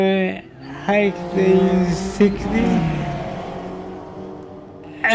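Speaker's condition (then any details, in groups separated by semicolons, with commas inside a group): Cerebral palsy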